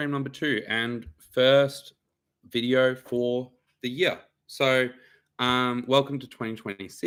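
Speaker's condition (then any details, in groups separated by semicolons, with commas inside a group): No condition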